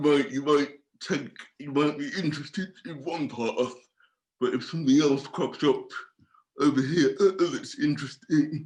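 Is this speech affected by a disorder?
Yes: cerebral palsy; from birth.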